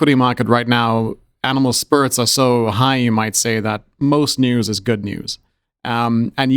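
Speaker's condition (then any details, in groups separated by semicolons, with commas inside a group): No condition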